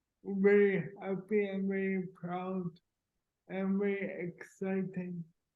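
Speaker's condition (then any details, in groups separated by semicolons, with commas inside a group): Cerebral palsy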